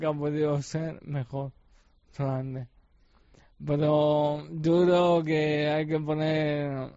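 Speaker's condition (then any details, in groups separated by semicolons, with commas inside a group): ALS; facial and mouth muscles affected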